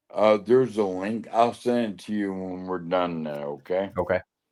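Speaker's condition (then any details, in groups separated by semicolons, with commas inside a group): Lou Gehrig's disease (ALS)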